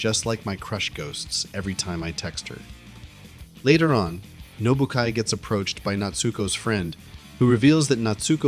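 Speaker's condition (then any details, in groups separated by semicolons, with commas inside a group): No condition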